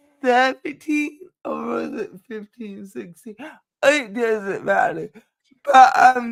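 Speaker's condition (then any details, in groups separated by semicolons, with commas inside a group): Cerebral palsy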